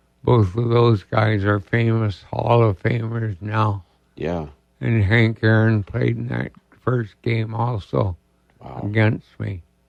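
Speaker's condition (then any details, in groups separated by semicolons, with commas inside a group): ALS; diagnosed about two years ago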